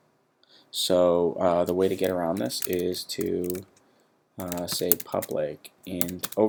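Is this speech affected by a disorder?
No.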